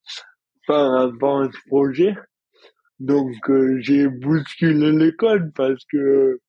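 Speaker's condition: Dystonia; onset in childhood

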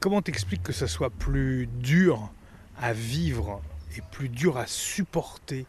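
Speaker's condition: No condition

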